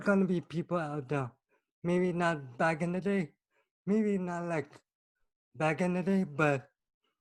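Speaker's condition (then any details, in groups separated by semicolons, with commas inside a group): Cerebral palsy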